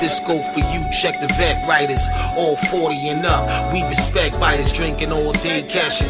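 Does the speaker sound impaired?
No.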